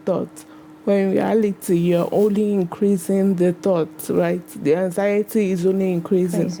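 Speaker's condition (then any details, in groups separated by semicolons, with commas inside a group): Cerebral palsy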